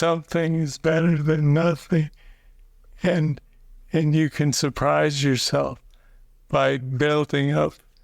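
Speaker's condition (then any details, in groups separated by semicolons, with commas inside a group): Parkinson's disease; young onset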